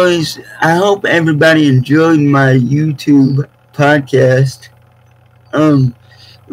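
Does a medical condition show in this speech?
Yes: cerebral palsy.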